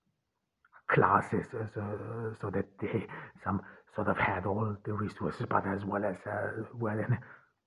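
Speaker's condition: Stuttering; cause unknown, only one in family who stutters, german mother tongue, born in austria; possibly part of why hard to be listened to at university; repeated sounds, prolonged sounds

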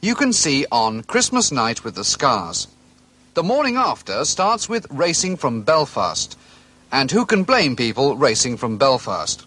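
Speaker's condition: No condition

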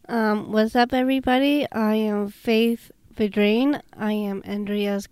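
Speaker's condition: Down syndrome; also hard time breathing

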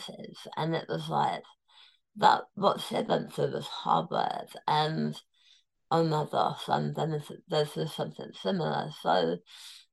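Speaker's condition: Tongue cancer, near-total glossectomy; stage 4 tongue cancer, near-total tongue removal, 5 millimeters left, temporary tracheostomy, immunotherapy around surgery; cancer free, eats liquid and pureed foods

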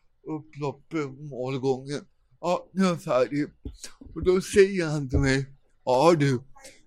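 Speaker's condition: Cerebral palsy; worse in cold

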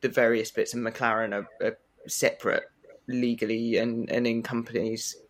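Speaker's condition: No condition

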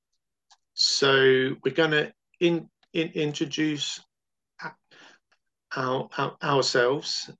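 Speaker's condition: Stammer; stammer since birth or since first able to talk, lifelong, age 33, Jersey stammering support group; openly stammers, others often say stammer not bad or hardly noticeable; blocks at times, needs more time, struggles to push into conversation, formerly avoided words; repeated sounds, prolonged sounds, blocks

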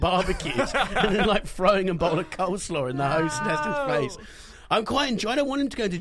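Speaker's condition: No condition

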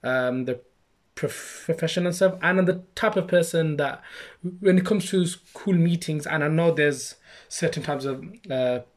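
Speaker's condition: Stammer; stammer since childhood, spoke little when young to hide it; struggles to say own name, slow to get out, less stammering with put-on Birmingham accent or exaggerated speech; prolonged sounds, blocks

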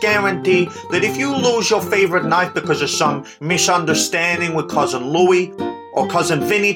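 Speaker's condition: No condition

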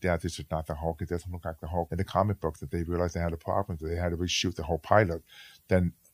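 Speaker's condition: Hearing loss; severe speech impediment as a child

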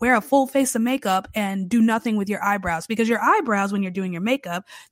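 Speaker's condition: No condition

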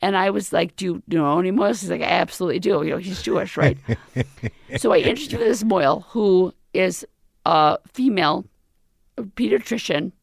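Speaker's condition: Vocal cord paralysis, left vocal cord; palatal adhesion

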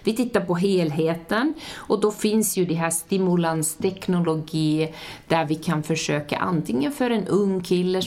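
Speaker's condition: No condition

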